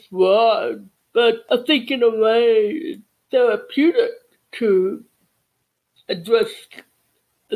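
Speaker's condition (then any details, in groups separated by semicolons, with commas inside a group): Cerebral palsy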